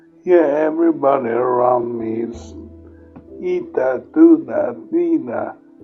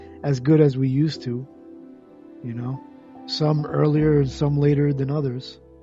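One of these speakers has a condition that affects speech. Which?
The first: multiple sclerosis; progressive form.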